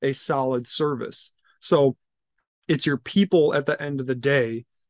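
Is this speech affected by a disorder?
No.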